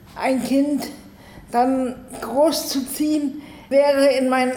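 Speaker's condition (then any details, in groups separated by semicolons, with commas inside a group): Cerebral palsy; spasticity in both arms and legs, electric wheelchair, 24-hour personal assistance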